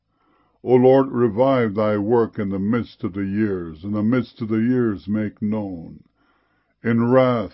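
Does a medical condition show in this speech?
No.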